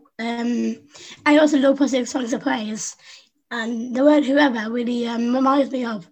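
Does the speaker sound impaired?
Yes: Down syndrome; congenital, infant heart failure, heart surgery in infancy, stopped breathing as baby and resuscitated, chest problems, pneumonia; learned to speak by copying younger sister Susie, never stopped talking since.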